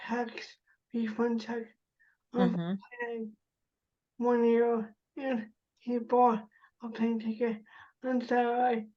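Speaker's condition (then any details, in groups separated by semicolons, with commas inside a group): Cerebral palsy; spasticity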